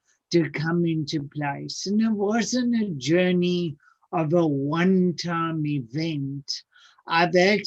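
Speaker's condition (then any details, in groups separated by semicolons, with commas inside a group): Cerebral palsy; speech sounds atypical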